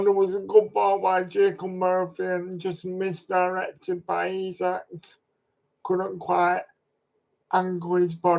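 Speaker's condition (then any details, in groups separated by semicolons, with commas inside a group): Cerebral palsy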